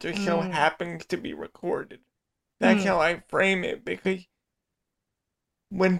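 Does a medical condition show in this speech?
Yes: cerebral palsy; spastic quadriplegic, present from birth, diagnosed at age 2, all four limbs affected, unable to walk; vocal ability might be a little different.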